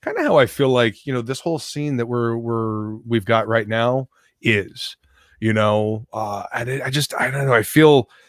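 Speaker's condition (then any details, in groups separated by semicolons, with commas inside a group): No condition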